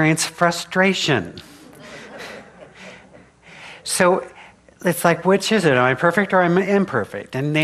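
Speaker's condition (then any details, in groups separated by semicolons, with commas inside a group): No condition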